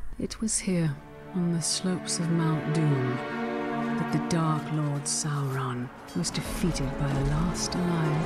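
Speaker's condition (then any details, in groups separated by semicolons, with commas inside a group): No condition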